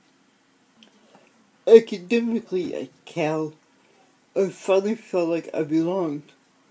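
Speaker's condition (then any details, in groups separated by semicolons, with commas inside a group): Cerebral palsy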